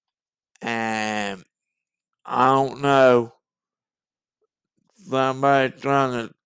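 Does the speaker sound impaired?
Yes: cerebral palsy and muscular dystrophy; onset at three months old after an illness, born typical, present since childhood.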